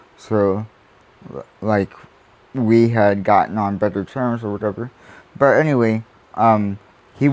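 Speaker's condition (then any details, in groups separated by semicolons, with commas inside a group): Cerebral palsy; spastic quadriplegic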